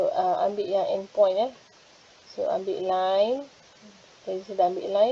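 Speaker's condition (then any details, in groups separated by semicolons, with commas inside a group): No condition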